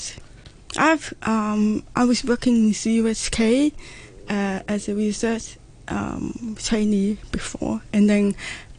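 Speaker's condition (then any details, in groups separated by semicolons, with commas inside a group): Profound deafness, congenital profound hearing loss; speech therapy from age one, weekly speech training, daily training by mother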